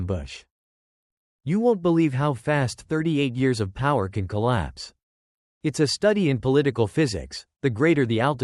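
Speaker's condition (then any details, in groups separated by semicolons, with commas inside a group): No condition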